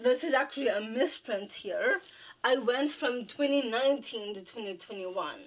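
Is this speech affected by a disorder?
Yes: Down syndrome; speech therapy in childhood with games and speech-related exercises.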